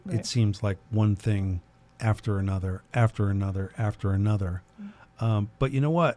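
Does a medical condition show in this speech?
No.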